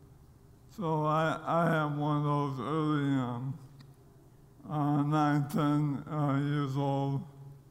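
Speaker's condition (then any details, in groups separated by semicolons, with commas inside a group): ALS; progressive, continuing to lose abilities, physically changed, seen crawling on stage, fears last public speech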